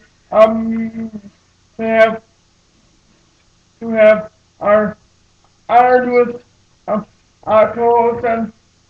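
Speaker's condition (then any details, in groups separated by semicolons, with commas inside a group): Cerebral palsy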